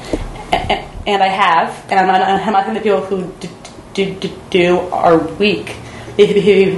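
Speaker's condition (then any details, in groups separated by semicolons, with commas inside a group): Stuttering; stuttering since childhood, speech therapy as child, therapist suggested voluntary stuttering; practising voluntary stuttering, deliberately stuttering more, not avoiding stuttering, addressing fear and shame; stutters a lot in some situations and periods, sometimes hides it by acting as listener, talkative; repeated sounds, prolonged sounds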